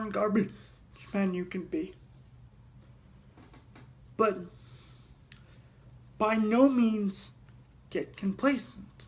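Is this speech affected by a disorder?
Yes: cerebral palsy.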